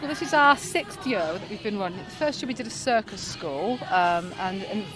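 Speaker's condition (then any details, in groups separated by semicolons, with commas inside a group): No condition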